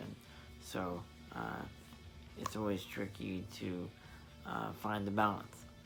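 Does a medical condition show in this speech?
Yes: spastic diplegia cerebral palsy.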